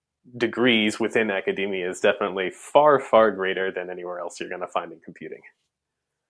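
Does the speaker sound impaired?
No.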